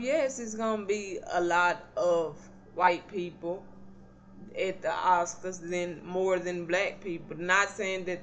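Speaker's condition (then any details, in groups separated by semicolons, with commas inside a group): Cerebral palsy; not paralyzed, can stand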